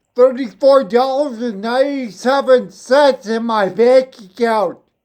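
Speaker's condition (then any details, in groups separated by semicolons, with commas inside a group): Spinocerebellar ataxia; speech sounds drunk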